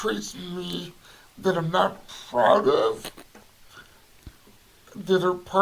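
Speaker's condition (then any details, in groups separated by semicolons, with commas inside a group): Cerebral palsy; voice affected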